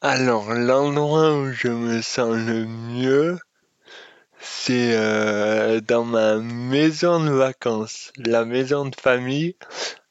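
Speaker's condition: Dystonia; congenital

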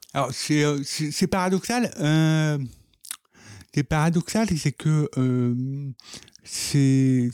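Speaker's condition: Profound deafness from birth; profound congenital deafness, cued speech (LPC)

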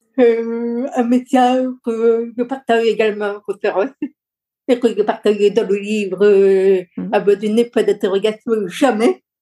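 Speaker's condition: Deaf from birth, congenital

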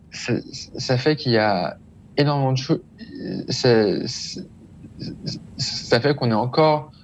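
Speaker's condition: Stuttering; stuttering of neurological origin, not due to stress or shyness, described by interviewer as fairly strong; still stutters, accepts it, sees no way to change it; describes stuttering generally as blocks, repetitions, sometimes associated movements, accentuated by certain factors; repeated sounds, prolonged sounds, blocks

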